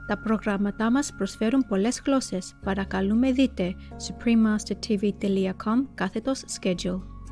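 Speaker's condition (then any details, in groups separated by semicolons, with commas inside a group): No condition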